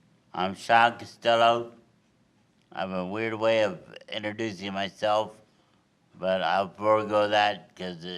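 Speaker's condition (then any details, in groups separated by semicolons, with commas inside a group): Cerebral palsy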